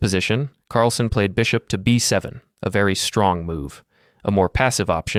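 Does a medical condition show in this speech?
No.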